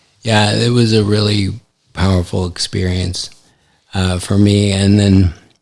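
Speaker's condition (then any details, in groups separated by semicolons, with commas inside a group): ALS; affects hand function; recently diagnosed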